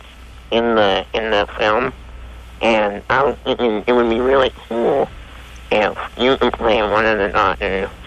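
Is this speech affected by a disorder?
Yes: spinal muscular atrophy; Werdnig-Hoffmann type, severe form, from birth, uses wheelchair.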